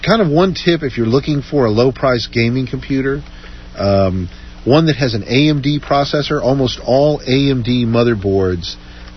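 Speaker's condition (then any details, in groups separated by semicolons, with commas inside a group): No condition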